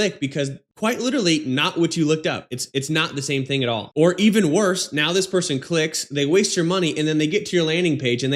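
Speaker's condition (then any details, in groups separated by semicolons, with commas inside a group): No condition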